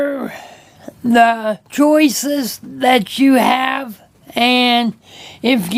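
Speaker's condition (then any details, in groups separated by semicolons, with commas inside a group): Cerebral palsy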